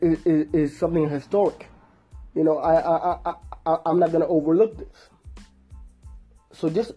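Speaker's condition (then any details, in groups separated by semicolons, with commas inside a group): Stuttering; may stutter during podcast; repeated sounds, blocks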